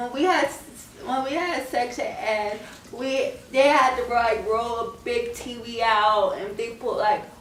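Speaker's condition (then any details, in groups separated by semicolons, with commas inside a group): Cerebral palsy; scoliosis, spine and leg surgery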